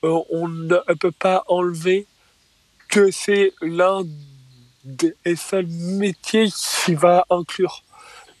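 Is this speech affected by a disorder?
Yes: stuttering; stutter identified at age four, first misdiagnosed as Tourette syndrome by psychiatrist in Québec; stuttering in stand-up clip, voice deliberately left unedited; here prolonged sounds, blocks.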